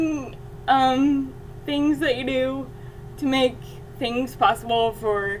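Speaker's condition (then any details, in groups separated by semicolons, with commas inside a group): Cerebral palsy; infant ventilator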